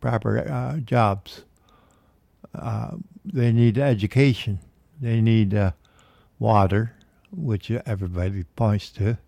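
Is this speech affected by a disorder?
Yes: Parkinson's disease; man aged 73.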